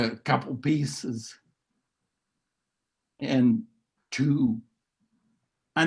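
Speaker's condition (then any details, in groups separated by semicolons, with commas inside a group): Neurological disease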